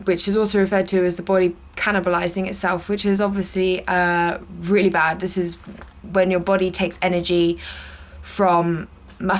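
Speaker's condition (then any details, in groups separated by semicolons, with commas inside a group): No condition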